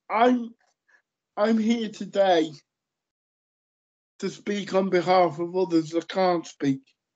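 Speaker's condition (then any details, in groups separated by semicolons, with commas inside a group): Cerebral palsy; lifelong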